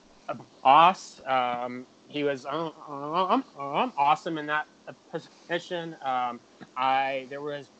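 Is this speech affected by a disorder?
Yes: stuttering; chronic developmental stuttering, onset about age 3 to 3.5 per parents, not outgrown, persisted into adulthood; still stutters, describes it as a communication disability, avoids answering unknown phone calls; here prolonged sounds.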